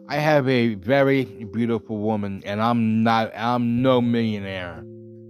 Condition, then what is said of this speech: Stuttering. Actually, it's an outlet for me to practice speaking, because if you haven't already noticed, I have a stuttering problem.